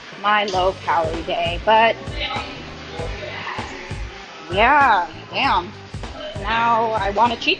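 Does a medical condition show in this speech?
No.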